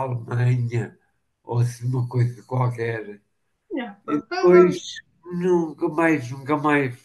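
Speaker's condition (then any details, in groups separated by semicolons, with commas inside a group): Machado-Joseph disease (sca3)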